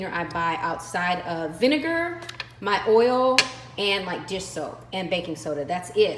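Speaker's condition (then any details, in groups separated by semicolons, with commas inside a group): No condition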